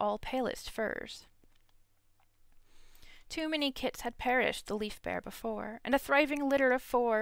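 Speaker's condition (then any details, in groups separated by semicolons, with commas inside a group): No condition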